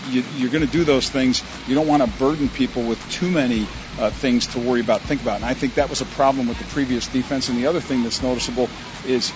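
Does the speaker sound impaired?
No.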